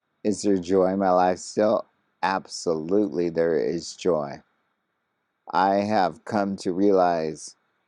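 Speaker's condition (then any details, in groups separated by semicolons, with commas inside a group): ALS; progressing; very hard to talk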